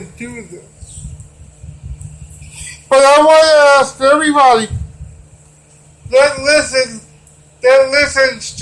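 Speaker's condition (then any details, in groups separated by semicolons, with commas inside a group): Cerebral palsy; wheelchair user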